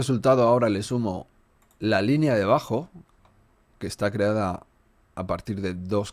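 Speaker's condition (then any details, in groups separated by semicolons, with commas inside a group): No condition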